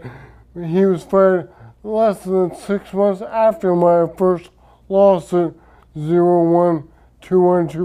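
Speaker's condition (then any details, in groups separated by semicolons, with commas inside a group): Traumatic brain injury; speech affected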